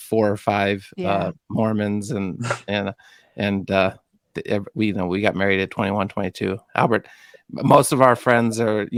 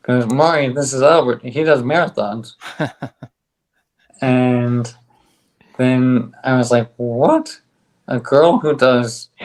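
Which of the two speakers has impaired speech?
The second: ALS; taking a drug; on drug, stronger bite, speaks better.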